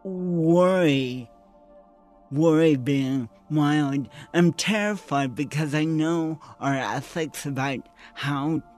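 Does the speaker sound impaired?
Yes: cerebral palsy; present from birth, brain cells died at birth, hand tremor, intense muscles, balance and coordination affected; over 50 years since birth; slurred speech, slurring tongue.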